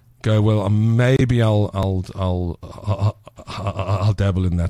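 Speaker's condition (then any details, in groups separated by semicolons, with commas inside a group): Stutter; stutter since childhood, severe in youth, fear of speaking, shyness, later gained confidence; stutter still present, noticeably slowing interview, more relaxed as interview goes on; worse under stress, less when relaxed, chose menu items by what could be said; repeated words, prolonged sounds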